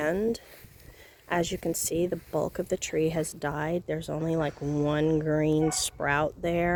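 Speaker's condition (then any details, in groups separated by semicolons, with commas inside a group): No condition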